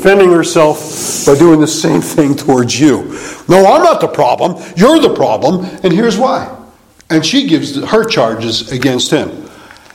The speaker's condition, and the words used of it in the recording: No condition.